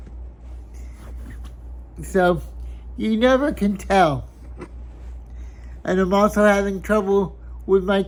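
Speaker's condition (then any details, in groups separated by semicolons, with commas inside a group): Cerebral palsy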